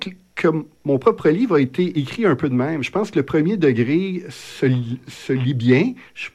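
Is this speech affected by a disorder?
Yes: stuttering; lifelong stuttering, genetic component stated, psychological and physiological wall to cross each time to speak; often unable to get words out when speaking; here repeated sounds.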